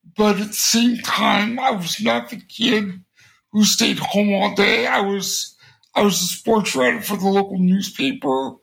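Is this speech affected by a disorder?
Yes: cerebral palsy; congenital, since birth.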